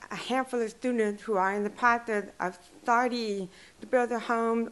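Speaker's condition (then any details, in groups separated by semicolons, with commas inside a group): Deaf and hard of hearing; since childhood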